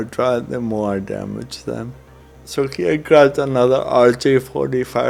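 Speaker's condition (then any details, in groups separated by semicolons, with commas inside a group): Cerebral palsy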